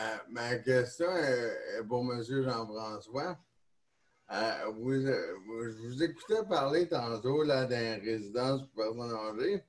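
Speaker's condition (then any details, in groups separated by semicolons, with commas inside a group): Neonatal cerebral palsy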